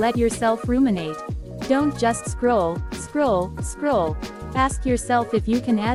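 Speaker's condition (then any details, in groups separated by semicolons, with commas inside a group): No condition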